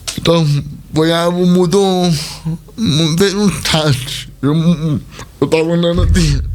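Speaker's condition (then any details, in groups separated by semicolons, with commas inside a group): Cerebral palsy; speech not normal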